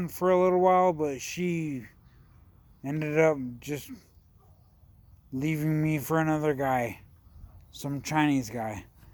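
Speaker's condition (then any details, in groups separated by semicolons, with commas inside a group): Traumatic brain injury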